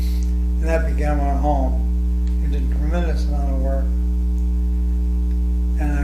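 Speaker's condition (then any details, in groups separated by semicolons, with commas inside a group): ALS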